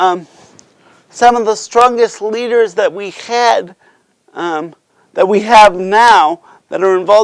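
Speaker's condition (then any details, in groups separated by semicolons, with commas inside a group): Cerebral palsy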